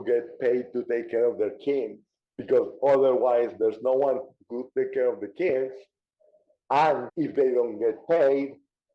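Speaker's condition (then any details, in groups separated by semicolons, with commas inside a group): Cerebral palsy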